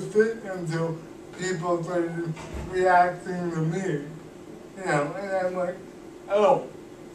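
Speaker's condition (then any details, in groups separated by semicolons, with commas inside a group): Cerebral palsy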